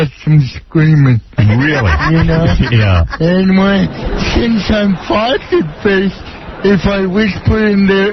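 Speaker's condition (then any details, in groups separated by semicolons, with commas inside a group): Cerebral palsy; wheelchair user; speech impairment, speaks very slowly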